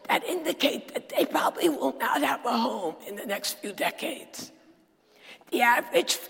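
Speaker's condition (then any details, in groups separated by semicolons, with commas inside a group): Dysphonia; not a sore throat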